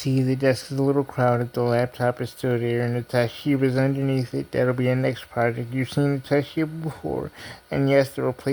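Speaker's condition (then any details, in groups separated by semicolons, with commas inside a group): Cerebral palsy; diplegia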